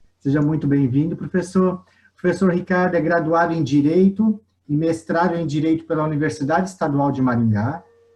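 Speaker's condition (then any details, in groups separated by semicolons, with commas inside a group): No condition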